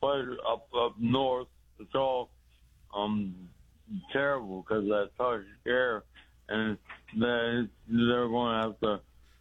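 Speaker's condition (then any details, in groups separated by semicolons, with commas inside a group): Speech impediment; stabbed by girlfriend and hit on head with ashtray years ago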